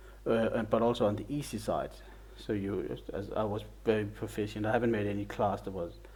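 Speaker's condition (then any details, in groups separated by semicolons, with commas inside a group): No condition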